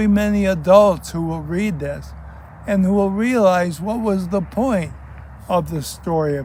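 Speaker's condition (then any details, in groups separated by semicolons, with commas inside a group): ALS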